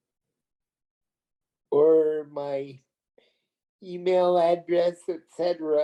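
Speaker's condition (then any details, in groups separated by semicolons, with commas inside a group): Cerebral palsy; premature birth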